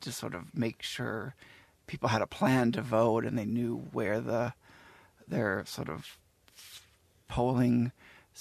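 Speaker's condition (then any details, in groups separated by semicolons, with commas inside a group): Stuttering; lifelong stutter, at times covert about stuttering, especially in childhood; b sound at word start hard, cannot say Ben, stuttered significantly on calls to senators; repeated words, blocks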